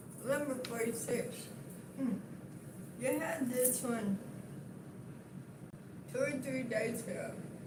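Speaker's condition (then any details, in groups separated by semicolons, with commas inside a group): Throat cancer radiation damage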